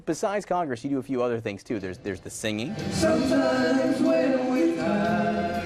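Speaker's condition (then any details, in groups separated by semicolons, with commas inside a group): No condition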